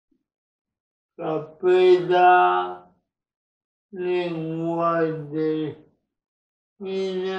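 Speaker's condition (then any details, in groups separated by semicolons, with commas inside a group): Cerebral palsy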